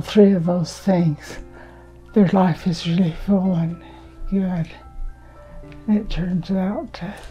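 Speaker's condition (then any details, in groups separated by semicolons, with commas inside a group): Parkinson's disease; reduced arm swing, lost smell, trouble lifting overhead, fluctuating symptoms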